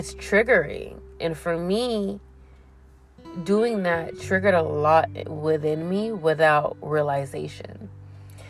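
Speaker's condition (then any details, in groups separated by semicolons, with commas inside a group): No condition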